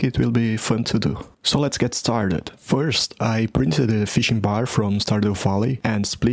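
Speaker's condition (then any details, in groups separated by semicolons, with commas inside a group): No condition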